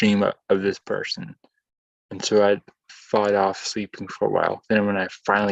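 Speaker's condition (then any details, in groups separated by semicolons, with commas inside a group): Cerebral palsy; caused by brain fluid pockets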